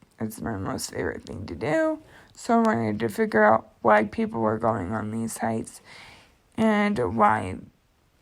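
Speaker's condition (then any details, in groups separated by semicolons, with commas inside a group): Cerebral palsy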